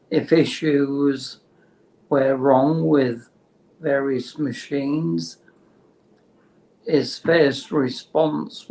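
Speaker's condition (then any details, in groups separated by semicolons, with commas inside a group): Motor neurone disease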